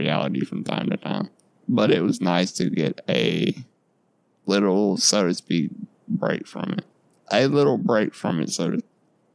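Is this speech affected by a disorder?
Yes: Duchenne muscular dystrophy; lifelong, muscle atrophy and weight loss, muscle and fat lost around tailbone, repositioned in bed by mother; recently saw pulmonologist because breathing felt not right.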